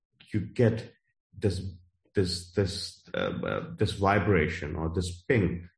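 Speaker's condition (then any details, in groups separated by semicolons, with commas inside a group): Stutter; formerly severe, massively improved through deliberate pauses, later speak up challenge public speaking program; still stutters, much improved; formerly stuttered quite a lot, uses pauses to get message across; repeated words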